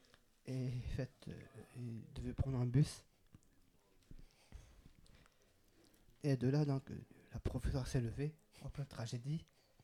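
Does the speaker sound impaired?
Yes: Down syndrome, trisomy 21; extra chromosome.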